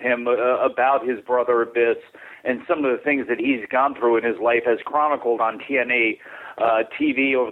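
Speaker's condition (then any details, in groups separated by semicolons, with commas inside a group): No condition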